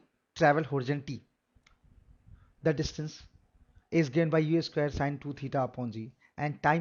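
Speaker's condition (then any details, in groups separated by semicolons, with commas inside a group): No condition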